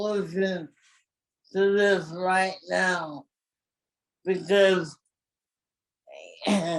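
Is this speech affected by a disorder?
Yes: cerebral palsy; from birth.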